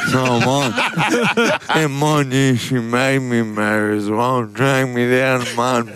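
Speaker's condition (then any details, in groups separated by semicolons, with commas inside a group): Motor neurone disease; treated in Spain, exploring Melbourne TPS neuromodulation, nanocrystallized gold from Salt Lake US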